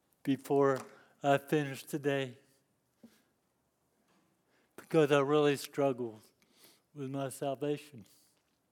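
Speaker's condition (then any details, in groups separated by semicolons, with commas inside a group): Cerebral palsy; lifelong disability since youth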